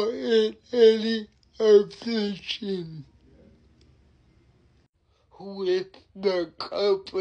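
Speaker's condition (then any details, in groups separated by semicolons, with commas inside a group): Cerebral palsy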